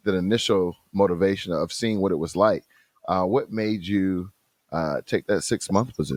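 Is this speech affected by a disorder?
No.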